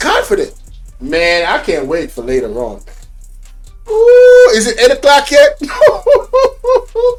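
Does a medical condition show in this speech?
No.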